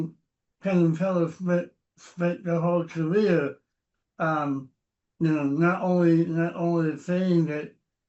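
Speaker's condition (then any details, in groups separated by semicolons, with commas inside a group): Cerebral palsy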